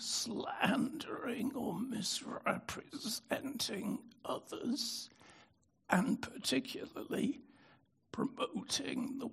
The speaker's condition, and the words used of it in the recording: Dystonia. The evidence, a voice like Robert Kennedy Jr.'s.